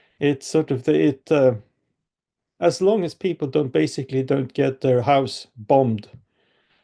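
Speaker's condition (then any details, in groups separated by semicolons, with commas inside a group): No condition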